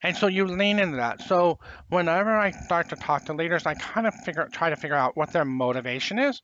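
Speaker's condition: Profound hearing loss, congenital

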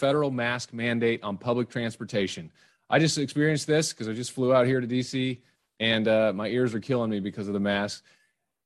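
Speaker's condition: No condition

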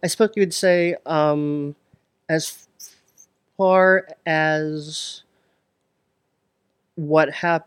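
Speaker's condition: Stuttering; stuttering since at least school age; prolonged sounds, blocks

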